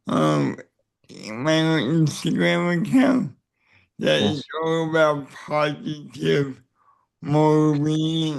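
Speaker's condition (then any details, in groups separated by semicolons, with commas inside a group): Cerebral palsy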